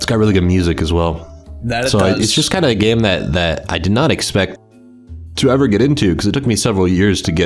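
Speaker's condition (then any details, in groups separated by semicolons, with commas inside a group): No condition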